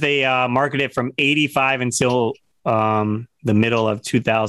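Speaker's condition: No condition

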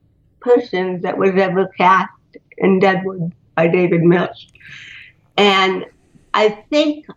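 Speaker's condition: Cerebral palsy; spinal cord and neck surgery

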